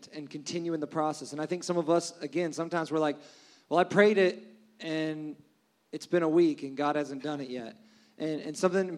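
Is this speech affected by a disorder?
No.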